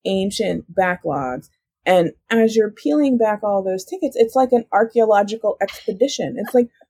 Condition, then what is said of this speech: None; typical speech.